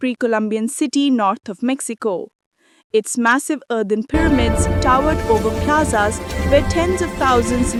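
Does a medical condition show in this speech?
No.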